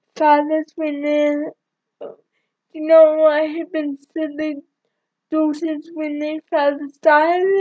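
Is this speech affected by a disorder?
Yes: cerebral palsy.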